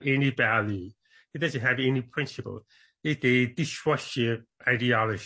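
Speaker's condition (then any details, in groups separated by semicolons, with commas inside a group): Born deaf; congenital deafness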